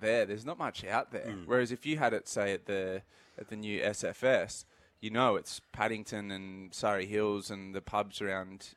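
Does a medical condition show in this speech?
No.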